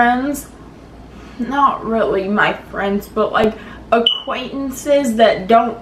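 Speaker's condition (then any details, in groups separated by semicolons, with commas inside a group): Cerebral palsy; hip osteoarthritis from cerebral palsy, service dog; teenager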